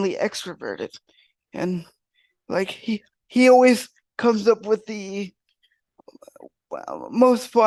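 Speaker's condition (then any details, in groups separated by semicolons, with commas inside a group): Cerebral palsy; wheelchair user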